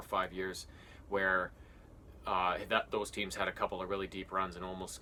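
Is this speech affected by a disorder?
No.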